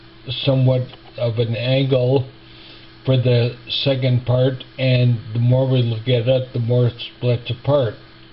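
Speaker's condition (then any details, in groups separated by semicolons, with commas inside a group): Ataxia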